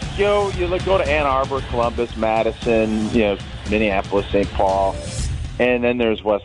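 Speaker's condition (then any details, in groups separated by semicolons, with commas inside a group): No condition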